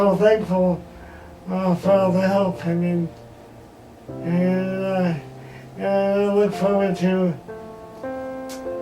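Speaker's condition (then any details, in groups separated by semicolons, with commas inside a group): ALS; about 15 years, ongoing breathing struggles; severe breathing difficulty, frequent breaths when speaking loudly, low lung capacity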